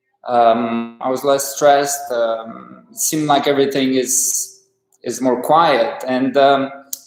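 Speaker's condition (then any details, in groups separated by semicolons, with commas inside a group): No condition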